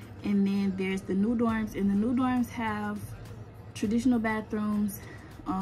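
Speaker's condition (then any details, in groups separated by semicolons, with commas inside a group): No condition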